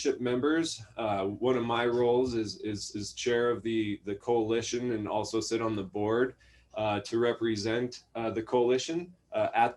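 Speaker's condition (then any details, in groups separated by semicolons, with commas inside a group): No condition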